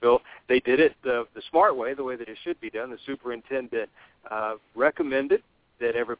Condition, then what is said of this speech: No condition.